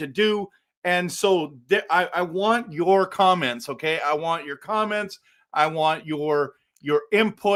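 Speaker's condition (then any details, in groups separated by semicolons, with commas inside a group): No condition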